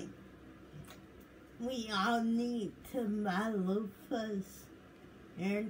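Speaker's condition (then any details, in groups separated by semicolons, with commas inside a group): Cerebral palsy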